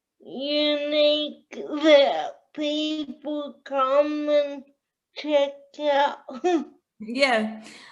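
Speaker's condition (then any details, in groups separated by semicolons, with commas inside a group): Cerebral palsy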